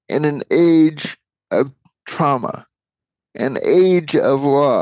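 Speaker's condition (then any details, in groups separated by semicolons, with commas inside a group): Cerebral palsy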